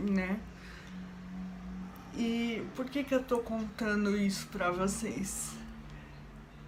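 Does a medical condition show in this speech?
Yes: cerebral palsy.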